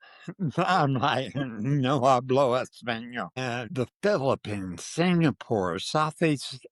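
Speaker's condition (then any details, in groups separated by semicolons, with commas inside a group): Parkinson's disease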